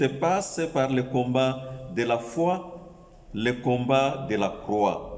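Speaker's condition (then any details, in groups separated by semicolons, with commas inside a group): No condition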